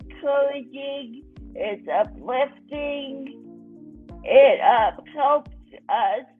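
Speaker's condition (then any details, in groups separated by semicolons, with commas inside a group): Cerebral palsy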